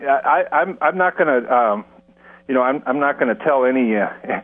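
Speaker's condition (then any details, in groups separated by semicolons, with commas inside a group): No condition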